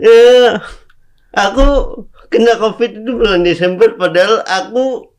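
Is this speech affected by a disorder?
Yes: cerebral palsy; speaking is difficult.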